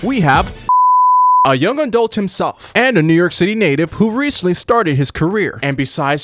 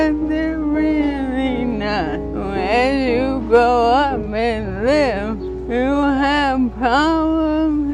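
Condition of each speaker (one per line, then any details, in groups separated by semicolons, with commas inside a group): No condition
ALS; neuromuscular disease; no treatment available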